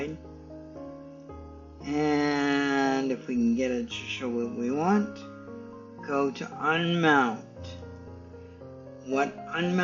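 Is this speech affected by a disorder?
Yes: cerebral palsy; stiff muscles.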